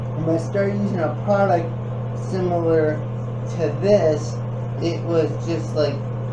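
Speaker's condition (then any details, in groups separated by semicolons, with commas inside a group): Cerebral palsy; affects feet and gait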